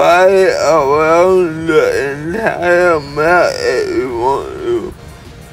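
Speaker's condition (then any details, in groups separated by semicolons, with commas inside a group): Cerebral palsy; one hand affected; atypical speech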